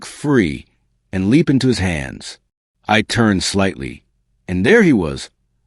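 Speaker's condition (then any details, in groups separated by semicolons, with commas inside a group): No condition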